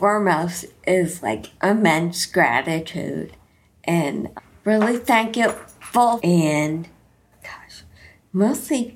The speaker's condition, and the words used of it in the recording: Ataxia. And I think I'm fortunate in that I know I slur my speech